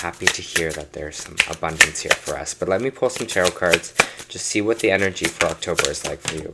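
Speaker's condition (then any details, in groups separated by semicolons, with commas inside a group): No condition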